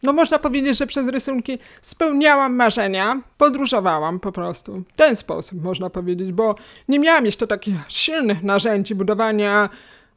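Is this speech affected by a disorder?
Yes: hearing loss, cochlear implant, acquired; cochlear implant at age 16.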